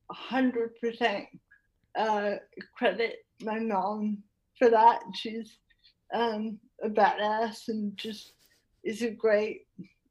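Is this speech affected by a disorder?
Yes: cerebral palsy; spastic tetraplegia from birth, whole body, involuntary spasms, tightness, declined tendon-lengthening surgery, childhood PT, Feldenkrais; impediment from tongue muscle involvement, nose typing easier than voice dictation.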